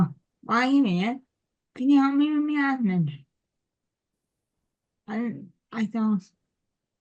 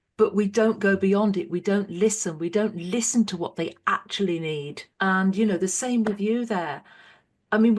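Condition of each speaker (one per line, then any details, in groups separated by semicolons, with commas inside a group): Cerebral palsy; physical only, limited mobility since childhood, leg surgery, spinal curvature; cannot walk, wheelchair outside, walking slowly improving
No condition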